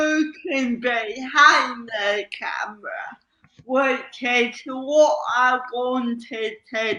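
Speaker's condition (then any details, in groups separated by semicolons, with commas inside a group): Cerebral palsy; slow speech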